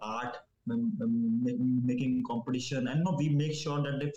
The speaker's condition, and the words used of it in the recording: Stuttering. And, you know, even I'm getting better in English because I used to stammer more